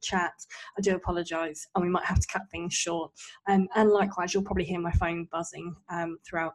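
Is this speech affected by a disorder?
Yes: cleft lip and palate; congenital cleft, born with cleft; only three speech and language therapy sessions before discharge.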